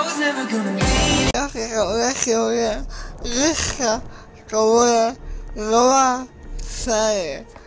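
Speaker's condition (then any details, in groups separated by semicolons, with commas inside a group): Cerebral palsy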